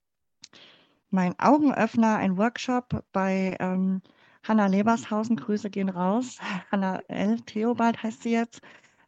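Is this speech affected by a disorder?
Yes: cleft palate; congenital.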